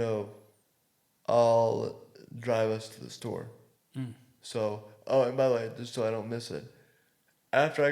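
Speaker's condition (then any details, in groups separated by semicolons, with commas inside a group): Cerebral palsy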